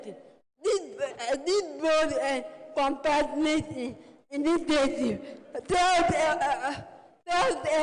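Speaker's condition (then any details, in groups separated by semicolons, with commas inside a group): Cerebral palsy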